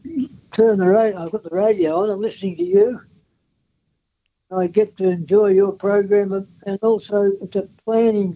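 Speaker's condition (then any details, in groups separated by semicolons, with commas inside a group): Parkinson's disease; sleeps no more than about 4 hours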